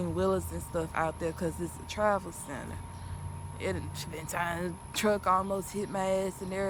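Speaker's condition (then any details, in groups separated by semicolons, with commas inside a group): No condition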